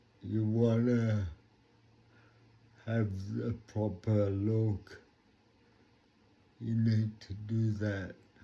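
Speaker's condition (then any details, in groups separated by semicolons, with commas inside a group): Cerebral palsy; talks slowly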